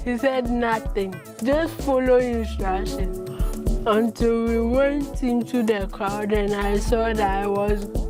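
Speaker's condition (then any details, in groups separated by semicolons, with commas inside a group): Cerebral palsy; from birth; 24 years since birth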